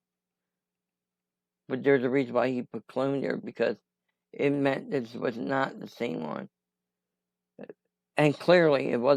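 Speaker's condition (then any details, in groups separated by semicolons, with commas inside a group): Cerebral palsy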